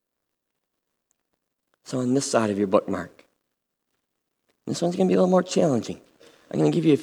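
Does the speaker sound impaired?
Yes: cleft lip and palate; congenital.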